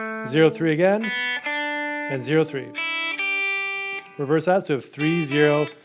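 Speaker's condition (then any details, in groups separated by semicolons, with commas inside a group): No condition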